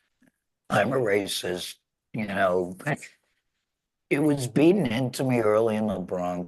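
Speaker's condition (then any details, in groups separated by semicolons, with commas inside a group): Laryngectomy; laryngectomy after throat cancer, larynx removed, neck stoma; 11 years since surgery; lost natural voice, talking hard, strains voice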